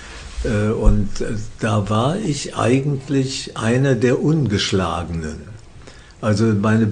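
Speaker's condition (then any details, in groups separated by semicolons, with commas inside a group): Parkinson's disease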